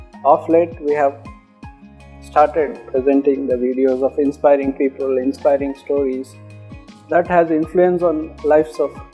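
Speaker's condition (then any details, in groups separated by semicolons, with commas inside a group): No condition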